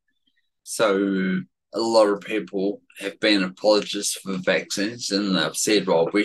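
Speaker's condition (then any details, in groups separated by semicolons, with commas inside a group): Cerebellar atrophy, genetic; worse with tiredness or stress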